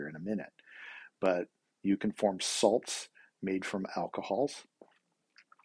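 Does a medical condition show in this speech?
No.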